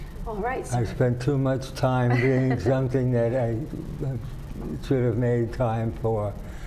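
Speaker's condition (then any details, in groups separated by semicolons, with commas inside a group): Parkinson's disease; about 12 years since onset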